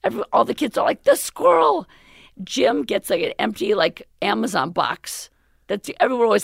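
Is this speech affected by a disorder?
Yes: vocal fold paralysis; left vocal cord paralysis after ten-hour pear-sized brain tumor surgery, permanent, past intubation, tracheostomy, feeding tube; about two years post-surgery, steroid injections, type 1 thyroplasty, palatal adhesion with implant, further surgery possible; voice after recent surgery said temporary, still hard to swallow, earlier unable to swallow or talk.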